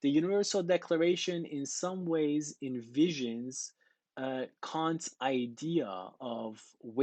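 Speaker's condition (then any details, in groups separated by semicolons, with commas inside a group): No condition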